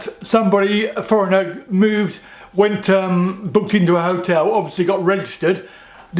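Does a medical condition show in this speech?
Yes: cerebral palsy; back surgery.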